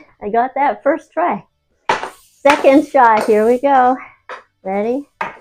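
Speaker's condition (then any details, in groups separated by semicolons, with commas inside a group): No condition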